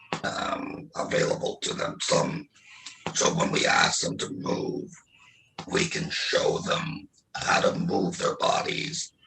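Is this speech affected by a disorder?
Yes: laryngectomy.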